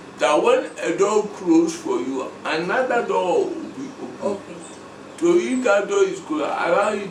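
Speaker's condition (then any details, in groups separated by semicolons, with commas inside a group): Cerebral palsy; speech brain area underdeveloped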